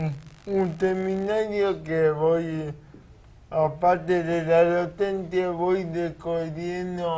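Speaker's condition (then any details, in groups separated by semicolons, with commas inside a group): Cerebral palsy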